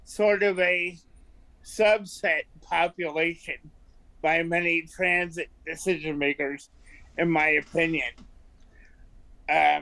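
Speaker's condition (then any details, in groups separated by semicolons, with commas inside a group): Cerebral palsy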